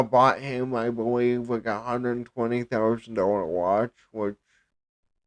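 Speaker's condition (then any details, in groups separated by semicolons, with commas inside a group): Cerebral palsy; speech affected by cerebral palsy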